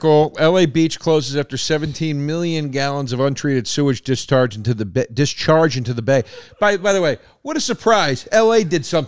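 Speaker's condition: No condition

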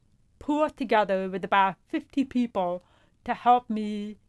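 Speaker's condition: Profound deafness; uses hearing aids

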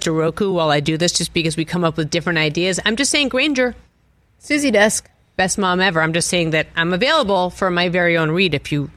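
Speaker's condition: No condition

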